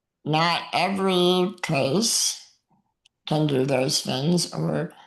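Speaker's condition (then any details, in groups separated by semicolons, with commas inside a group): Muscular dystrophy; uses wheelchair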